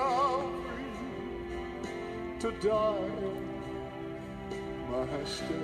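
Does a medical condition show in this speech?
No.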